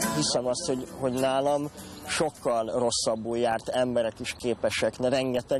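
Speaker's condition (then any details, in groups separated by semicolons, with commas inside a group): Cleft lip and palate; congenital cleft lip with cleft palate, small palatal cleft, 27-30 operations mostly plastic surgery; mouth and voice noticed as odd by other children in childhood, liquids leaked through nose in infancy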